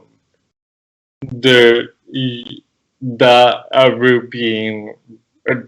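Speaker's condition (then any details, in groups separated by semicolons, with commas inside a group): Cerebral palsy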